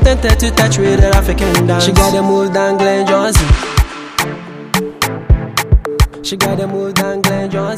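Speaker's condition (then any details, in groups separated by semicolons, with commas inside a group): No condition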